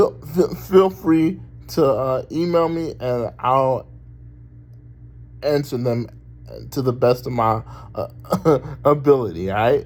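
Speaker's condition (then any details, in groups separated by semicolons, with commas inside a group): Cerebral palsy; talks very well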